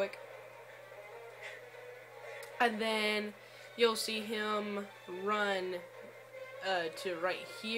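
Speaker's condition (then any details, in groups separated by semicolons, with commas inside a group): No condition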